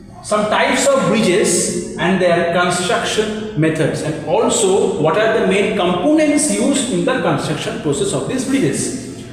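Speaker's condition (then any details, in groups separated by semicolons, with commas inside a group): No condition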